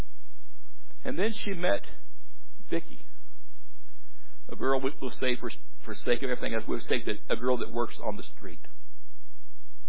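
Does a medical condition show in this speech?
Yes: stuttering; struggled with it for a while, adults at gadsdale said stutter barred preaching; stutters less and talks slower when heartbroken; here repeated sounds.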